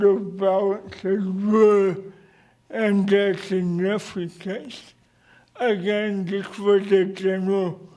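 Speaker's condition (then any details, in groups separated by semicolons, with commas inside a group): Cerebral palsy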